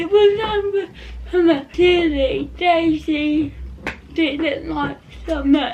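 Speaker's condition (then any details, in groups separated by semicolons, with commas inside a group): Cerebral palsy; not quadriplegic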